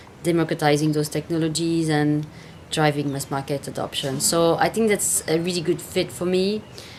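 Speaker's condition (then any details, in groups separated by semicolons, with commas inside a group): No condition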